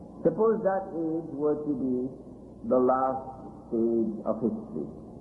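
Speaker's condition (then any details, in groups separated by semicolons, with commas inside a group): No condition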